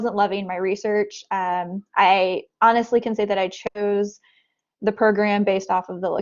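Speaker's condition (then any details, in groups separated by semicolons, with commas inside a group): No condition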